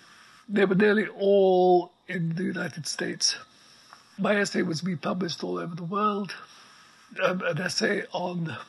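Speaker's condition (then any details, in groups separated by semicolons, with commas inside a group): ALS; effectively quadriplegic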